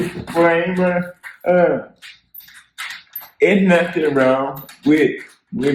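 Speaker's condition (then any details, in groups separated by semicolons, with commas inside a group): Cerebral palsy; spastic quadriplegic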